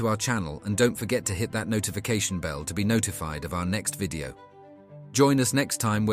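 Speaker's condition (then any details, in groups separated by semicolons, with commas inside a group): No condition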